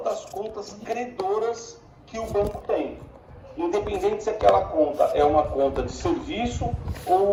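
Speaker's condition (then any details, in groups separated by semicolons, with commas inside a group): No condition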